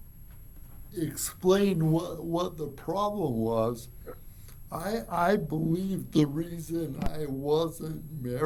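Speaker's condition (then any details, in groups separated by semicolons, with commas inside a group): Cerebral palsy; from birth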